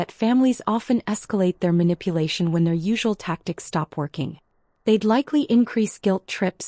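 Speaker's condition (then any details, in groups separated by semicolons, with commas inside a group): No condition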